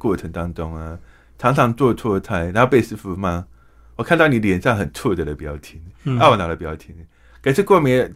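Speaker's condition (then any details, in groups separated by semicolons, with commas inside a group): Hearing impairment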